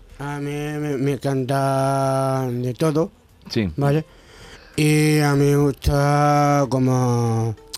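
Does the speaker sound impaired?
Yes: Down syndrome; short fragmented phrases, agrammatical wording, frequent hesitations and fillers, word repetitions.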